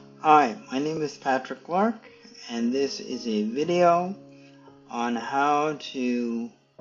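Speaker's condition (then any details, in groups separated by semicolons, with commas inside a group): Cerebral palsy; stiff muscles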